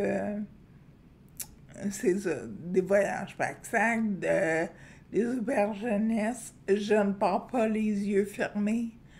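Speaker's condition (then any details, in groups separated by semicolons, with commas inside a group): Friedreich's ataxia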